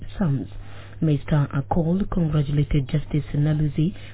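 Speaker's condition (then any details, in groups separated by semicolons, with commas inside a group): No condition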